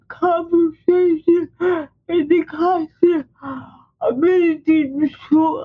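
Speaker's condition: Speech impairment; uses wheelchair

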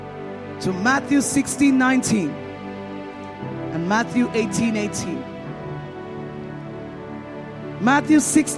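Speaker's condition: No condition

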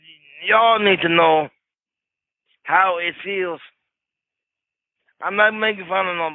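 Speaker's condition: Cerebral palsy; affects legs only, rest of body unaffected by own account, wheelchair user

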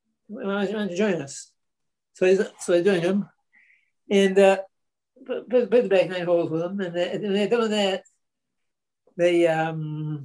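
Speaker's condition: Parkinson's disease; progressive Parkinson's, deep brain stimulation (DBS) surgery about 4 years after diagnosis; falls frequently, weak diaphragm, reduced breathing, rides A-Linker bicycle, exercises at gym; speech affected by Parkinson's and DBS surgery

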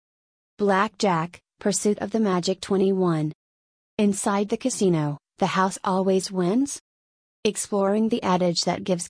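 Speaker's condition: No condition

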